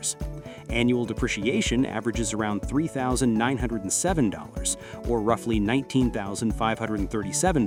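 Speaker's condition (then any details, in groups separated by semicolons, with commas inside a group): No condition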